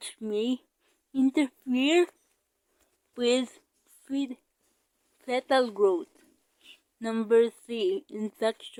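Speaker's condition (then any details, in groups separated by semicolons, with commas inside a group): Cerebral palsy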